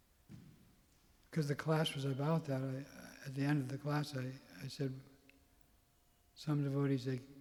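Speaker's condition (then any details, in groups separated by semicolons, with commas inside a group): Parkinson's; tremor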